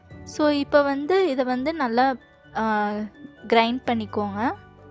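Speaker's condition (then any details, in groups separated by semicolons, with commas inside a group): No condition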